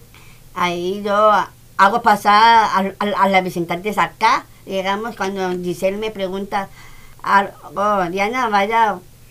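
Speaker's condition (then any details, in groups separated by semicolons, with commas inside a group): Down syndrome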